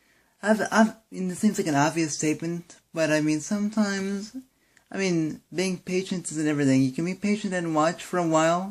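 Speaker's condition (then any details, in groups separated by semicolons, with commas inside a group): Cerebral palsy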